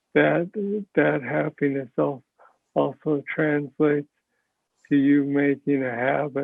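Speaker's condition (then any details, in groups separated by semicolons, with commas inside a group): Parkinson's disease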